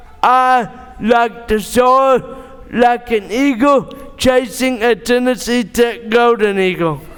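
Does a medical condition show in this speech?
Yes: cerebral palsy; born premature.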